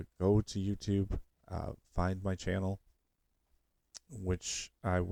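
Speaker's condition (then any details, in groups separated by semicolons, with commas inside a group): No condition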